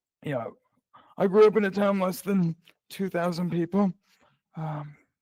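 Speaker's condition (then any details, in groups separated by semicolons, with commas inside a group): Cerebral palsy; present from birth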